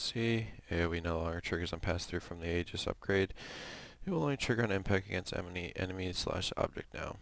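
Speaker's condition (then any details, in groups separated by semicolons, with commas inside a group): No condition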